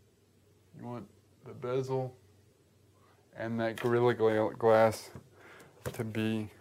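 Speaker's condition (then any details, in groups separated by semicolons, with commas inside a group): Cerebral palsy; affects gait and walking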